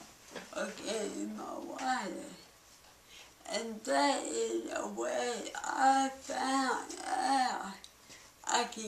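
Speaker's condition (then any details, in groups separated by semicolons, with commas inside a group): Cerebral palsy; balance and speech most affected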